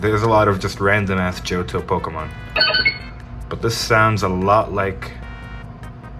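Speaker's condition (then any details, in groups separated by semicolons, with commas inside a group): No condition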